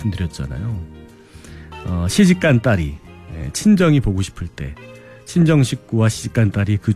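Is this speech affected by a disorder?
No.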